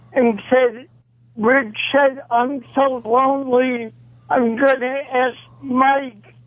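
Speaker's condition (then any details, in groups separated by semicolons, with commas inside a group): Cerebral palsy; causes shaking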